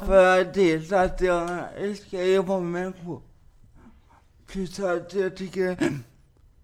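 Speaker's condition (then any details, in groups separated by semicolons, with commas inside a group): Cerebral palsy; lifelong cerebral palsy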